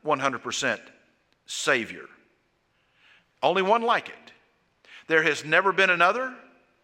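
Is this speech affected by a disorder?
No.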